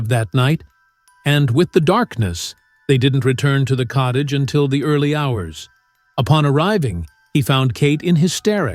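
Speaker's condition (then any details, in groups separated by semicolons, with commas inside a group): No condition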